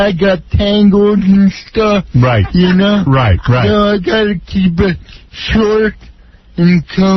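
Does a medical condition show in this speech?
Yes: cerebral palsy; wheelchair user; speech impairment, speaks very slowly.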